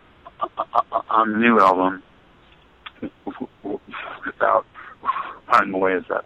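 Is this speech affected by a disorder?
Yes: stuttering; speech impediment dealt with through the years; stutter shows on saying stuttering during interview; hard time speaking, word stutter with s and e together among hardest to say; here blocks.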